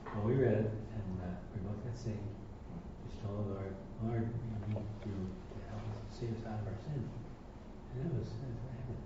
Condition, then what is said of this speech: Parkinson's disease. I can talk most of the time fine, and sometimes I just, you know, stutter up.